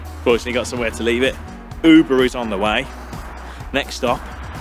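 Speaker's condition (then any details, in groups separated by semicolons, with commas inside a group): No condition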